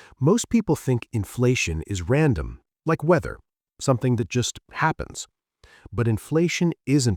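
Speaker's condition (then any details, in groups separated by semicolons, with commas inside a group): No condition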